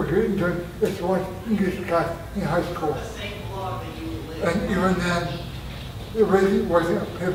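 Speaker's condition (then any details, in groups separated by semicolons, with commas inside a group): Traumatic brain injury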